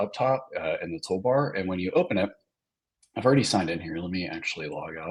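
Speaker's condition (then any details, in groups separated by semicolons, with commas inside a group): No condition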